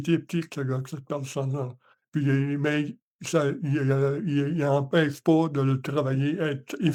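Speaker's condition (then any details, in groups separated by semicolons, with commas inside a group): Hemiparalysis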